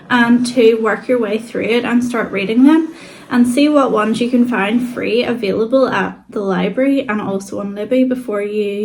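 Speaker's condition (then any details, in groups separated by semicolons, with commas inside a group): No condition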